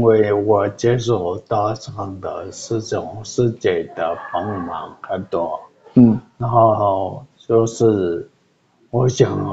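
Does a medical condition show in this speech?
Yes: cerebellar atrophy; sudden onset.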